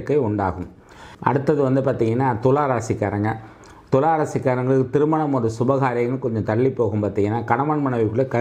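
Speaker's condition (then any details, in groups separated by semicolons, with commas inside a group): No condition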